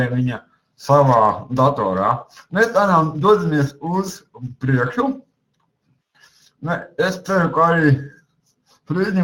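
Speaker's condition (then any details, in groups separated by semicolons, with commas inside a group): Cerebral palsy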